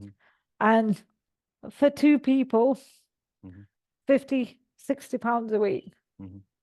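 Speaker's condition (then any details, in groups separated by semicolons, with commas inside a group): Cerebral palsy; all four limbs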